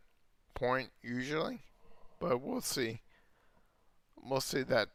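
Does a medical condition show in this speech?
Yes: multiple sclerosis.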